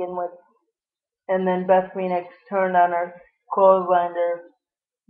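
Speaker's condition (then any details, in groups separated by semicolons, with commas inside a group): Cerebral palsy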